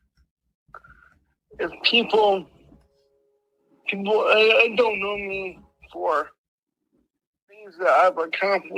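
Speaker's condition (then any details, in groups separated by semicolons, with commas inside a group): Mild cerebral palsy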